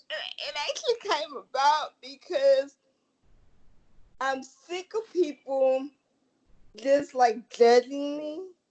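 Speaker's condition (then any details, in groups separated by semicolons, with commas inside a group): Cerebral palsy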